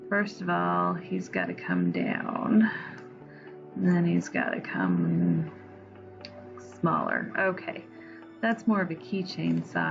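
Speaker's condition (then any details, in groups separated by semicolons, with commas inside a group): No condition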